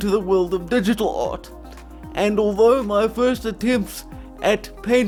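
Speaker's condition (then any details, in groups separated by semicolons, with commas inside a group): Cerebral palsy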